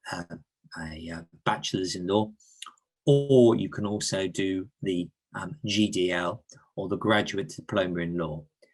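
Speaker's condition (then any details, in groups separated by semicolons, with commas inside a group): No condition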